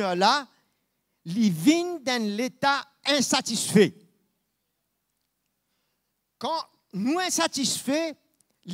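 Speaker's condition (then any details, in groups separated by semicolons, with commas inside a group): No condition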